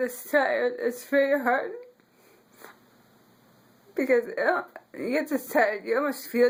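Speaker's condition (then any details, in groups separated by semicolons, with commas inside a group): Dystonia with parkinsonism, severe; combined with parkinsonism, basal ganglia damage, foot contracture; progressive, fatigue, pain, foot surgery planned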